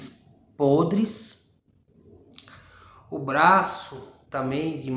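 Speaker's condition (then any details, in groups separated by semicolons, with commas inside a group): No condition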